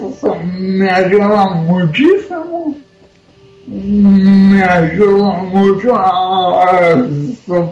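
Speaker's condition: Cerebral palsy; host Sinda Miranda interprets and repeats speech throughout interview, poems voiced by Diego Rodríguez

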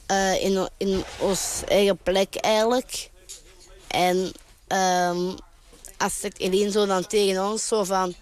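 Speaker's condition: Down syndrome; gnome language without full sentences

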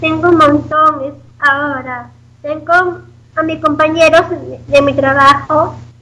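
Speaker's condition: Down syndrome; self-described good language

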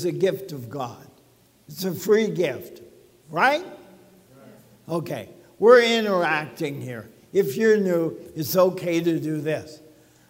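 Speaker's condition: ALS; no cure

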